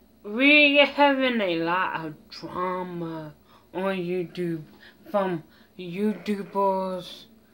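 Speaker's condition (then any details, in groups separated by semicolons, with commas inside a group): Mild cerebral palsy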